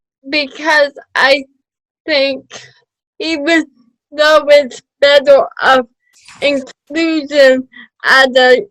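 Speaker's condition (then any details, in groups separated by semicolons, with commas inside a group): Cerebral palsy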